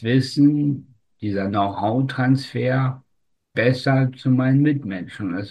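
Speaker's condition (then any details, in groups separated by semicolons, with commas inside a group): Spastic tetraparesis; oxygen deprivation during delivery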